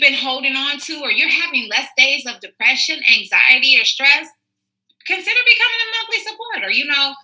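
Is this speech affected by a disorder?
No.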